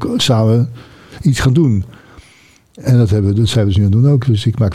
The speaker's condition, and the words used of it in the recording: Parkinson's disease. En daaronder heb ik een soort kaakspasme.